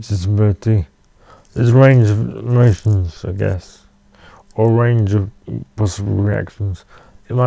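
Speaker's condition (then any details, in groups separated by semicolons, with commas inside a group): Cerebral palsy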